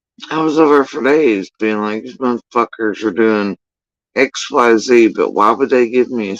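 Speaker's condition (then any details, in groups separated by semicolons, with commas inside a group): Facial paralysis after surgery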